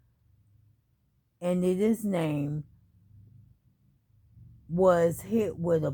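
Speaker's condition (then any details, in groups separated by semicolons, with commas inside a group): ALS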